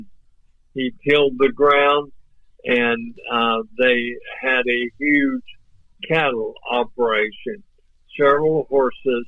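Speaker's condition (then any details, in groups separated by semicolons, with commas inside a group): ALS; voice off but clear and understandable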